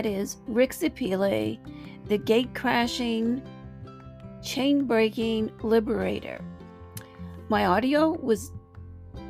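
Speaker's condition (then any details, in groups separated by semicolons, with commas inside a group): No condition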